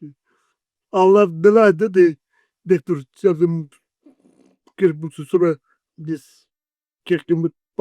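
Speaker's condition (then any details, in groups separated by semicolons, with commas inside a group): Cerebral palsy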